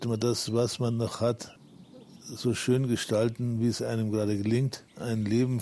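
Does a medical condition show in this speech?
Yes: Parkinson's disease; public for about 11 years, almost no tremor, feels symptom-free when well adjusted.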